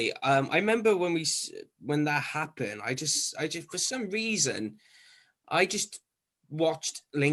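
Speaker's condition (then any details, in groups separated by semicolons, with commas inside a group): No condition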